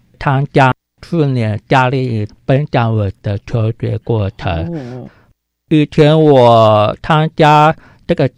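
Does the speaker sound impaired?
Yes: hearing impairment; spoken clarity below typical speakers, spoken language learned with difficulty in childhood.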